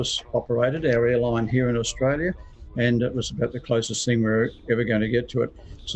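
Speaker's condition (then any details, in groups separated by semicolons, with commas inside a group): No condition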